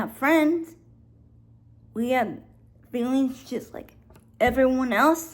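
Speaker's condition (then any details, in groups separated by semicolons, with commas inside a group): Cerebral palsy; stroke at birth, right side weaker, increased tightness; lifelong therapies, regular gym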